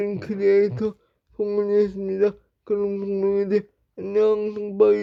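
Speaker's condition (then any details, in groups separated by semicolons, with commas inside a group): Brain lesion disability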